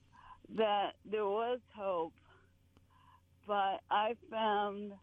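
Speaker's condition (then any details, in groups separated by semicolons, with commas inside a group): ALS; vibrating neurons in head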